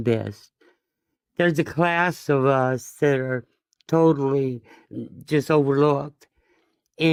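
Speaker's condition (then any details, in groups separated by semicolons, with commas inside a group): Parkinson's disease; four brain surgeries; after 4 brain surgeries; speech less clear, from surgeries and condition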